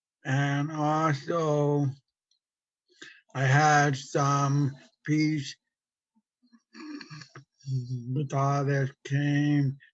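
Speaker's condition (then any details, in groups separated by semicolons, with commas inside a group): Stutter from brain injury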